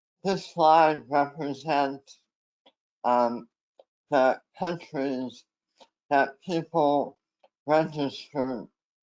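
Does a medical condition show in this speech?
Yes: head and neck cancer.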